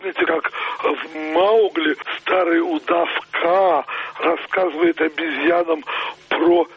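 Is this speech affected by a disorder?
Yes: stuttering; stutters during radio interview about fear and horror films; word repetitions such as "Как Как", most stutters edited out, two or three kept; here prolonged sounds.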